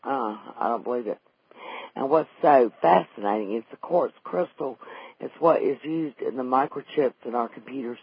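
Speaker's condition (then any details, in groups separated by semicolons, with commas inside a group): Vocal cord paralysis after stroke; wheelchair user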